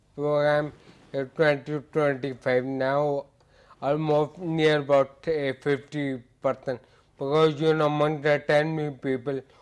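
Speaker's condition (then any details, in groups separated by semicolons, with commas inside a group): Ataxia; difficulty walking and speaking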